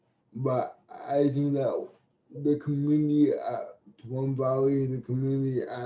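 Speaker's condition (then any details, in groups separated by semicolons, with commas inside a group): Cerebral palsy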